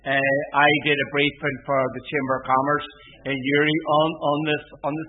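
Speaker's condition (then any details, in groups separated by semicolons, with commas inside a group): No condition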